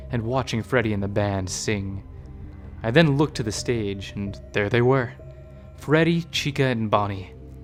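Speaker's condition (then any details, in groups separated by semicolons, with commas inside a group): No condition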